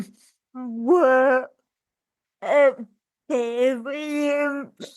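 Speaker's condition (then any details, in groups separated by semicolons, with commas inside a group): Cerebral palsy; from birth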